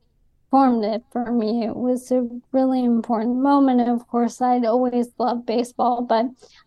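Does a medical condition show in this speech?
Yes: ALS; diagnosed by elimination over multiple years by Dr. Neil Snyder, Columbia University, atypical young woman; speech affected by ALS, noticeable on podcasts and shows.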